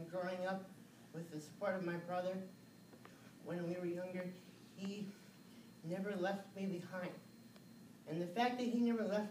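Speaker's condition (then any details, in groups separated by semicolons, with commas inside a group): Cerebral palsy; from birth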